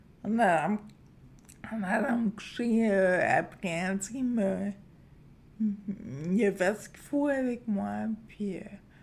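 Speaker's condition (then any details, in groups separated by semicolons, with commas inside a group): Friedreich's ataxia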